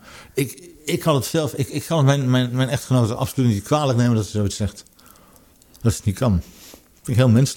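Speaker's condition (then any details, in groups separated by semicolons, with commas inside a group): Parkinson's disease; speaks with difficulty, audibly so now, harder than before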